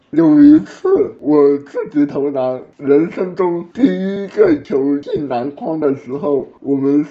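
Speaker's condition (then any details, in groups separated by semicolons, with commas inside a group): Cerebral palsy; some words unclear despite great effort to speak clearly, edited for fluency, childhood drooling from delayed saliva swallowing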